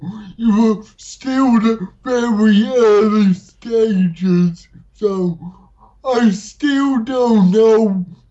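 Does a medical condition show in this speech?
Yes: dysarthria; from cerebral palsy, cannot do separate things with separate fingers; noticeable speech accent, some words misheard by host, host finds easy to understand.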